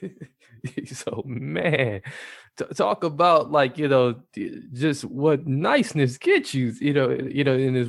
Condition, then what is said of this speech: Stuttering. So it wasn't until you said something that I even noticed it.